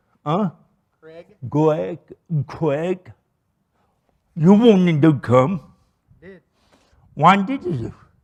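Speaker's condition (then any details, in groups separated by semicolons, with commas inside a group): Cerebral palsy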